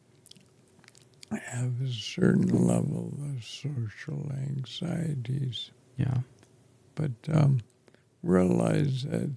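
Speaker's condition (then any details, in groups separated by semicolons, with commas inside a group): ALS; affects chest and throat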